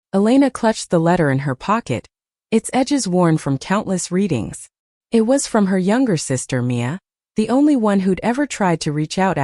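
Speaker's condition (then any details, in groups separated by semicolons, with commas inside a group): No condition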